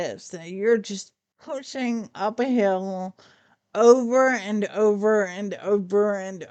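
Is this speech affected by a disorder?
Yes: Friedreich's ataxia.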